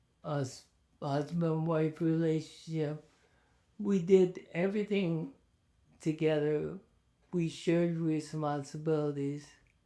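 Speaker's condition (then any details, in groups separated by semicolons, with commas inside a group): ALS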